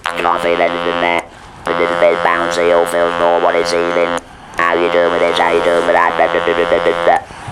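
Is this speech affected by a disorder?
Yes: laryngeal cancer with laryngectomy.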